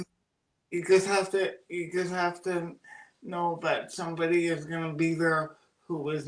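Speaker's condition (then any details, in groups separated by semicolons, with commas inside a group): Cerebral palsy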